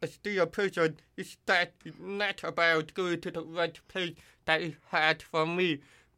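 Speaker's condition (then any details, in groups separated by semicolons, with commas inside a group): Deafness; needs others' feedback on loudness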